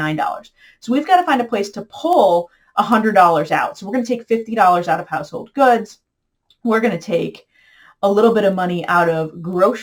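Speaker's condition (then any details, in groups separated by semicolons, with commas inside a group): No condition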